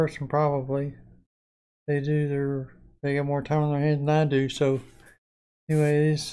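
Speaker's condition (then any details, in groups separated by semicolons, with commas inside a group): Parkinson's disease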